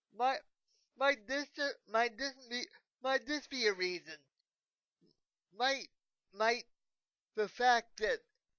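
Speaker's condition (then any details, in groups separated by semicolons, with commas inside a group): Cerebral palsy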